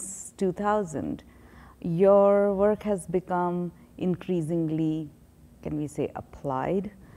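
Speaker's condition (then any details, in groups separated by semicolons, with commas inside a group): No condition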